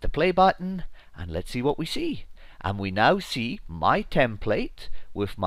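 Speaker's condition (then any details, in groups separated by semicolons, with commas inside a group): No condition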